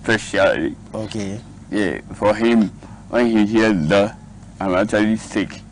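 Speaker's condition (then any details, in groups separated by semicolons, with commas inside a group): Cerebral palsy; speech therapy, speech improved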